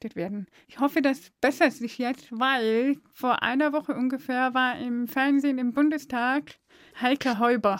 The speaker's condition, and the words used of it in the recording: Deafness. Aber ich habe keinen erlebt, der so gut spricht wie Sie.